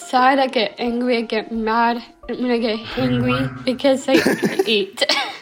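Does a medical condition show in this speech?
Yes: Down syndrome; genetic, third copy of chromosome 21, told of diagnosis at age 7.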